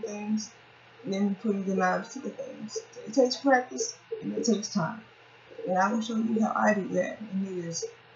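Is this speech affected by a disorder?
Yes: cerebral palsy; since childhood.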